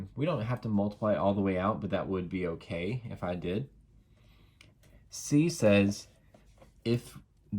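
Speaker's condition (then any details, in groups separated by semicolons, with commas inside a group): No condition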